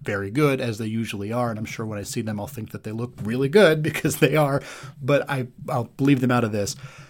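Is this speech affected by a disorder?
No.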